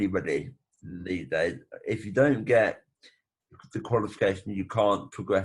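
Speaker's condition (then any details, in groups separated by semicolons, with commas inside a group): Brain bleed with facial paralysis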